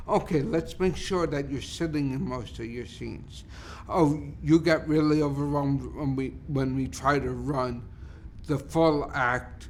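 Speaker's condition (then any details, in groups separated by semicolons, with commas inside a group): Cerebral palsy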